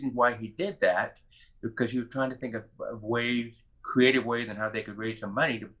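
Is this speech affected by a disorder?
Yes: profound hearing loss; congenital severe to profound hearing loss, family history of deafness, diagnosed about age 2, hearing aids, years of speech therapy; mid-40s, wears hearing aids, removes them when fatigued; learned to speak through hard effort, distinctive voice and accent.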